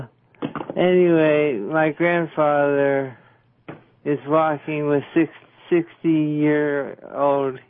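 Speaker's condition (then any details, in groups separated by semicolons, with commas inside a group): Parkinson's; voice audibly affected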